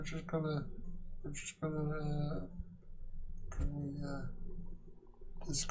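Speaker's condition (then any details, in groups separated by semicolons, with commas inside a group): Quadriplegic cerebral palsy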